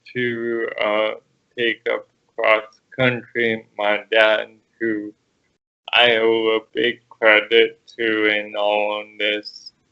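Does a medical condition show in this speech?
Yes: cerebral palsy.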